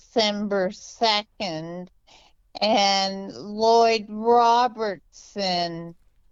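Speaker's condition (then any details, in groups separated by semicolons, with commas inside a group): Multiple sclerosis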